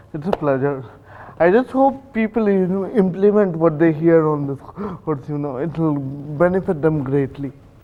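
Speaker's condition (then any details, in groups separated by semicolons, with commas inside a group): Cerebral palsy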